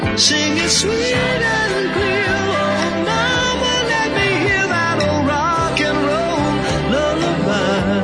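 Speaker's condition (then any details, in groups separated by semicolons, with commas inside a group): No condition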